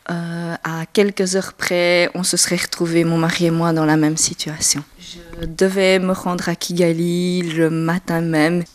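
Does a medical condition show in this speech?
No.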